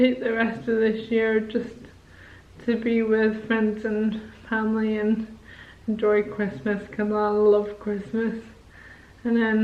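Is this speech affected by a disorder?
Yes: motor neurone disease; onset in left hand.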